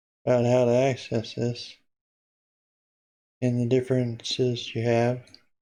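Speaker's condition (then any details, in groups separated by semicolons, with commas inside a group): Parkinson's disease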